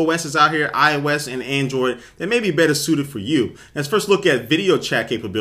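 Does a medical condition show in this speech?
No.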